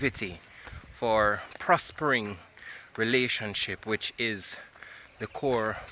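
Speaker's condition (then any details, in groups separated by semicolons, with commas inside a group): No condition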